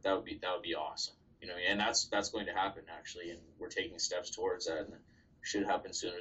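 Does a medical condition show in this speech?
No.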